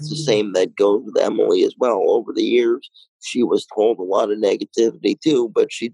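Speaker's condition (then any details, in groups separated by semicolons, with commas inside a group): Cerebral palsy, mild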